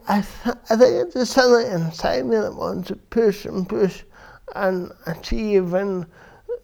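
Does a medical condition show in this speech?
Yes: cerebral palsy; affects verbal speech.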